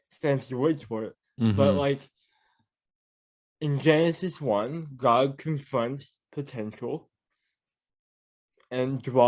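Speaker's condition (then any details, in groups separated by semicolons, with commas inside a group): Cerebral palsy; mild speech impediment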